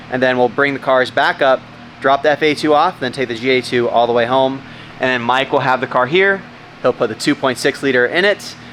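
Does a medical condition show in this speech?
No.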